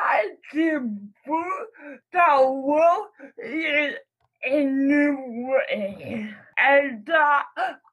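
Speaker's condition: Cerebral palsy; present from birth; words may be hard to catch, written answers read aloud by Lily Cannon, also speaks in in-person interview

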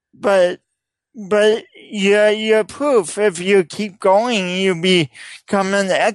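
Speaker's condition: Speech impediment; coaches others to speak

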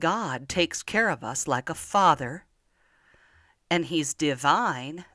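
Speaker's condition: No condition

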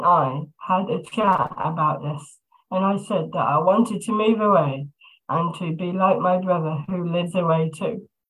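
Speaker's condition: Down syndrome; manages own personal care and medication

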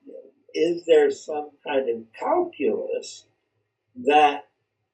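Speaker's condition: Cerebral palsy; speech not affected

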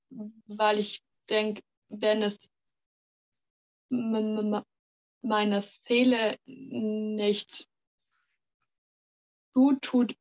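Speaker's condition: Stuttering; stuttering since kindergarten age, many logopedists and speech therapists; prolonged sounds, blocks

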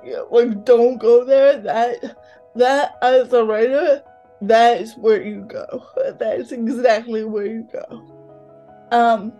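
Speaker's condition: Cerebral palsy; lifelong very mild cerebral palsy, affects mouth and hands, slight balance problems, mild outward physical disability

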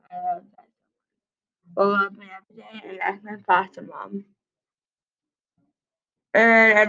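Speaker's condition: Deafness; deafness since birth, attributed to birth mother's drinking and smoking during pregnancy; helper present assisting with recording

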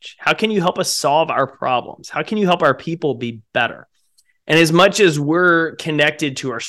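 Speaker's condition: No condition

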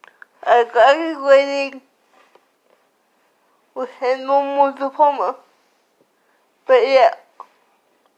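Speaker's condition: Cerebral palsy; slurred speech

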